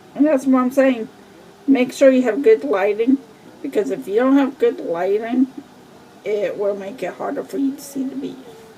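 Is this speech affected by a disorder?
Yes: cerebral palsy.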